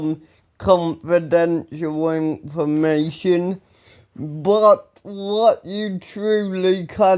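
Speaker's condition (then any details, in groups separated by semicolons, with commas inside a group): Ataxia; speech recently worse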